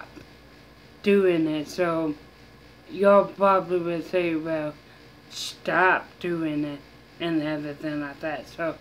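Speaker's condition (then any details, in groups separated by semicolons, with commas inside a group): Mild cerebral palsy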